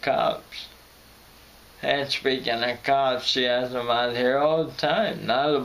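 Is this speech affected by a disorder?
Yes: Friedreich's ataxia.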